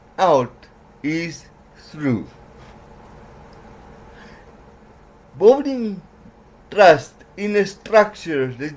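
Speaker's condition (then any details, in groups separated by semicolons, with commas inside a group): Cerebral palsy; trouble formulating words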